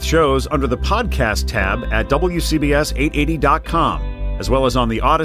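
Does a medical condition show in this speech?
No.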